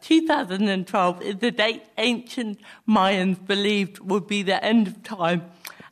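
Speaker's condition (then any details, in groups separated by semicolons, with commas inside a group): Cerebral palsy; speech impediment, poor diction, phrases like 'speech impediment' hard to say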